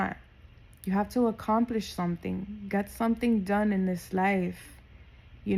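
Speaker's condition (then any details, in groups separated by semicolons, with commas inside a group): No condition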